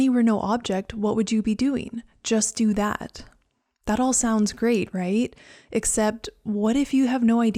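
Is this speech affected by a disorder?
No.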